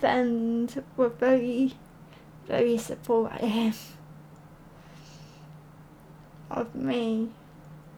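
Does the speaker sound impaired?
Yes: cerebral palsy.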